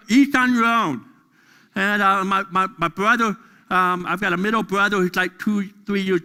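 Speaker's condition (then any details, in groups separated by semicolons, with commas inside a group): Deafness; deaf during school years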